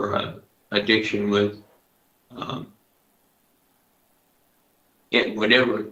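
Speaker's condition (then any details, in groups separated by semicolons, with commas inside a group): Parkinson's disease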